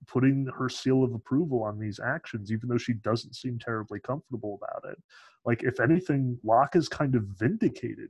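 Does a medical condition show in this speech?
No.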